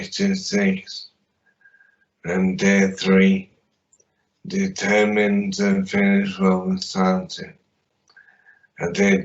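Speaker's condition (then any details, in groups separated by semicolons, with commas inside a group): Traumatic brain injury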